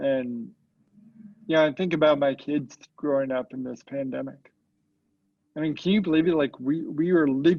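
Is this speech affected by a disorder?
Yes: cerebral palsy, mild; mild form affects speech.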